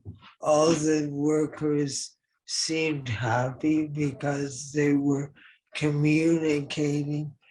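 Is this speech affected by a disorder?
Yes: ALS.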